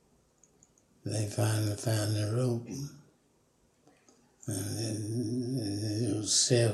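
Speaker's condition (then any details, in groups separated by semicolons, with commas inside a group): Parkinson's disease; fallen 19 times in yard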